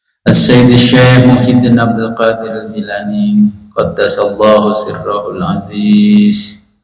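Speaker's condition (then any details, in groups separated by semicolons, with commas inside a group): No condition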